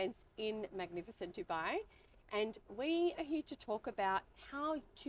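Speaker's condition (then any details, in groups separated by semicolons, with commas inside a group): No condition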